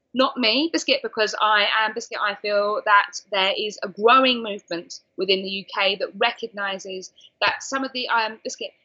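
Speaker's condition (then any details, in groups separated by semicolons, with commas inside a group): Tourette's syndrome; frequent vocal tics and noises; frequent vocal tics throughout interview, hedgehog, cat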